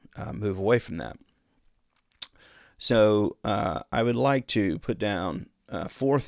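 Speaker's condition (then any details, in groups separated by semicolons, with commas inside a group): No condition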